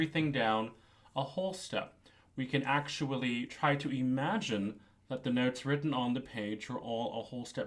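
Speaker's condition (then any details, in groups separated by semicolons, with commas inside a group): No condition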